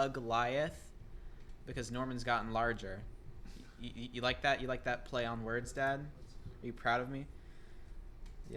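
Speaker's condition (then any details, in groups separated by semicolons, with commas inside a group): No condition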